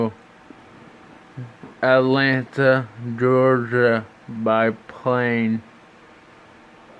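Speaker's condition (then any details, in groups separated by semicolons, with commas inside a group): Brain injury (brain shearing); tracheostomy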